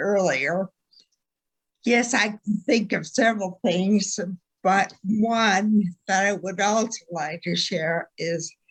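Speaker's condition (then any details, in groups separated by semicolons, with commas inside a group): Ataxia; Friedreich's form, late adult onset, balance, coordination, walking affected; diagnosed age 53, uses walker indoors for falls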